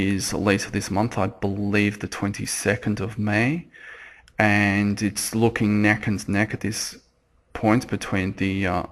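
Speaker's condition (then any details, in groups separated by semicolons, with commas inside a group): No condition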